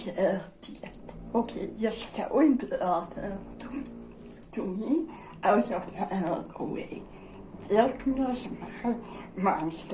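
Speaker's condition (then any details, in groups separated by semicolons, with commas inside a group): Dystonia; generalized dystonia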